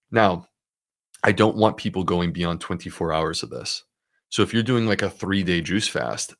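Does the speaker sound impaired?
No.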